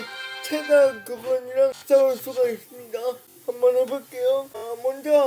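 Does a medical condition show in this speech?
Yes: brain lesion disability.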